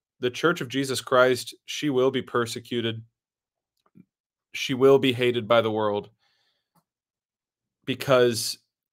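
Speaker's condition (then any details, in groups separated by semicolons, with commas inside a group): No condition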